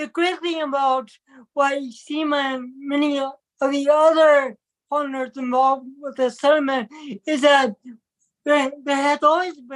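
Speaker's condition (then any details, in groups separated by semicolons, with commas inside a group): Cerebral palsy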